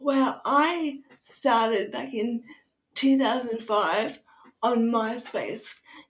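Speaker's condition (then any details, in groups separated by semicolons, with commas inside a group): Cerebral palsy; wheelchair user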